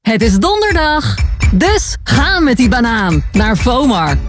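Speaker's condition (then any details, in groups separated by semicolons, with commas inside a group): No condition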